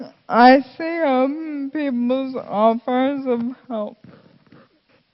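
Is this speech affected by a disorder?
Yes: Friedreich's ataxia.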